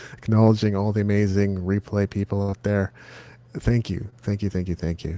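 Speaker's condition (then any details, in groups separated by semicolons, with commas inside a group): No condition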